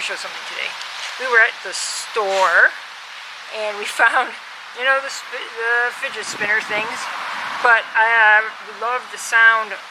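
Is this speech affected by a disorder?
No.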